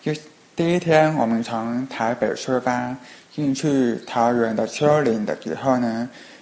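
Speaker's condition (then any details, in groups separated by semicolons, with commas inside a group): Hearing impairment; falls behind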